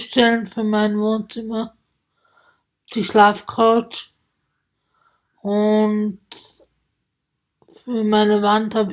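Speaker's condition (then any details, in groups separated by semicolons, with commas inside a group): Spasticity from birth; multiple sclerosis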